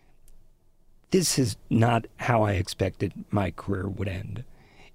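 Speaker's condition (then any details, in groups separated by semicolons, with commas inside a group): Spasmodic dysphonia; abductor form laryngeal dystonia, brainstem interference causing laryngeal muscle spasms, onset past few years, worsened by stress; Botox throat injections into vocal cord muscle from Andrew Blitzer, conservative dosing avoids airway closure; labored delivery, words slurring, lost range and inflection, runs out of breath, sounds near last breath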